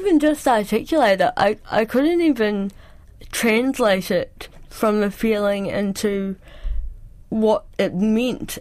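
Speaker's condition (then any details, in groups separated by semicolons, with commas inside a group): Cerebral palsy; cerebral palsy since childhood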